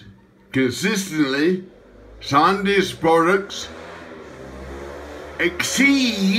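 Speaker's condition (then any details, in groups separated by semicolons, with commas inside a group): Acquired brain injury, ataxia; caused by head injury; shaking during recording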